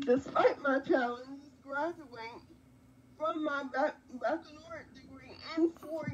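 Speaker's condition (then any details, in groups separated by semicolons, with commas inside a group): Quadriplegic cerebral palsy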